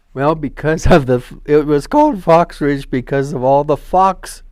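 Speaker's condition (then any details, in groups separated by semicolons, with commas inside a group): No condition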